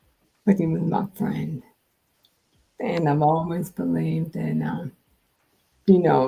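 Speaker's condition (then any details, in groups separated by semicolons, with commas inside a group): Multiple sclerosis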